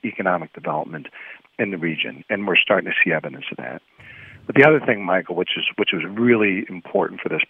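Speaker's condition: No condition

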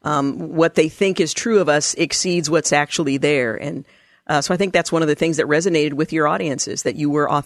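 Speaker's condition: No condition

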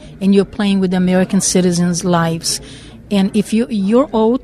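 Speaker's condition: No condition

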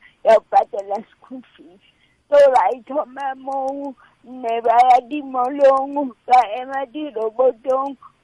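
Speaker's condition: Cerebral palsy; since childhood, mobile enough to climb Kilimanjaro after about three to six months of training

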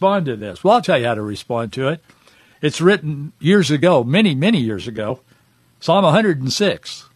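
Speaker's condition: No condition

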